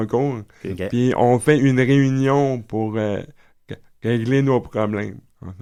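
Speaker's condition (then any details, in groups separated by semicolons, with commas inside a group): Cerebral palsy; from birth, oxygen lack, legs weak, learning difficulties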